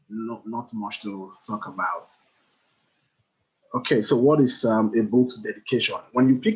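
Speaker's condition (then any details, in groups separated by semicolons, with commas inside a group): No condition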